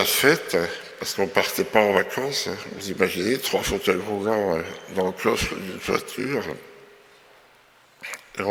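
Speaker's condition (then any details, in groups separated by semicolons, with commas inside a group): Myopathy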